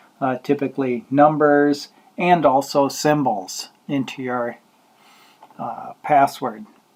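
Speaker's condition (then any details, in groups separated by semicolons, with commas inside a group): No condition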